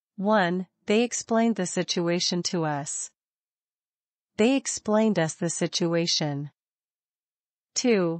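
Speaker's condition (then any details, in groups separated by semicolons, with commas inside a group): No condition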